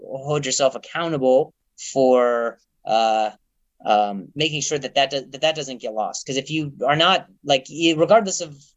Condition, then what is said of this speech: Stuttering. I used to be so frustrated with, you know, people wondering why I am stuttering or why I'm not.